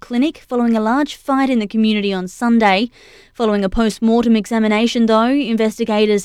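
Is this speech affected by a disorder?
No.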